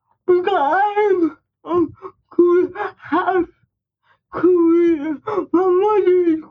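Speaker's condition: Speech impairment; uses wheelchair

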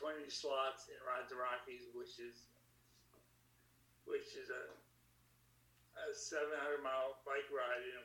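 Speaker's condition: Young onset Parkinson's disease; diagnosed at 38, first misdiagnosed as multiple sclerosis, deep brain stimulation surgery

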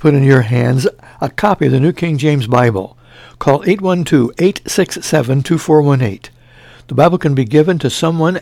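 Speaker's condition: No condition

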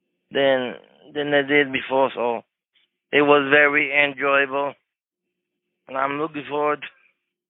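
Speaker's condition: Cerebral palsy; wheelchair user

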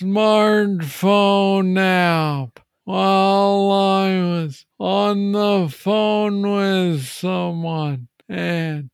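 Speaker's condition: Parkinson's disease, young onset; frequent doctor and pharmacy visits

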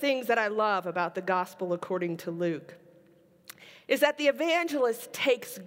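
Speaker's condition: No condition

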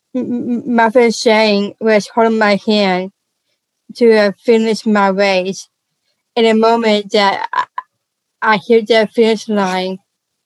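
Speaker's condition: Down syndrome; congenital

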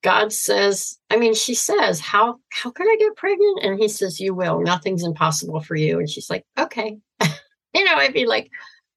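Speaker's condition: Severe cleft palate, cleft lip and palate

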